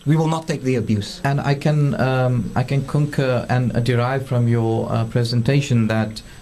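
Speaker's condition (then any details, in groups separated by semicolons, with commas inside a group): No condition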